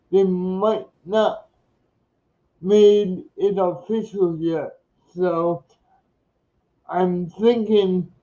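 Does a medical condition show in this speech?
Yes: cerebral palsy.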